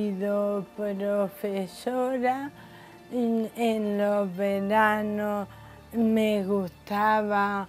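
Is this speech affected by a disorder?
Yes: ALS; limbs affected, onset with running difficulty and falls.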